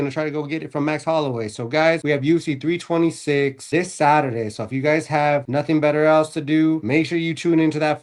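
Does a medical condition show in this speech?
No.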